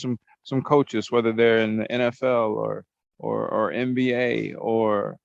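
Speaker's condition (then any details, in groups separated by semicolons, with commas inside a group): No condition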